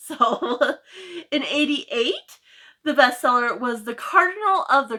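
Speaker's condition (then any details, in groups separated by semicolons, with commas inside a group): No condition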